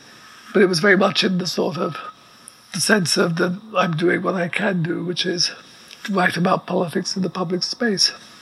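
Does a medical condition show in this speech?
Yes: ALS; progressive neuromuscular illness, effectively quadriplegic, paralyzed from neck down, wheelchair within six months of diagnosis; about two years since diagnosis, plastic nasal pump behind neck sets breaths, respirator, no pain, writes by dictation; very weak voice needing amplifier, respirator audible in background.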